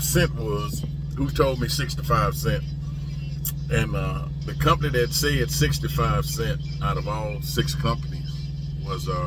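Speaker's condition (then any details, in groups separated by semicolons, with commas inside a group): No condition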